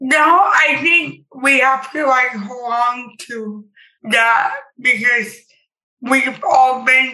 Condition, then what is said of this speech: Cerebral palsy. Me, they see me as a wheelchair user, they hear my impaired speech, they know I have cerebral palsy